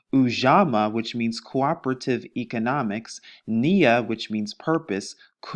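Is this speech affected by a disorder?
No.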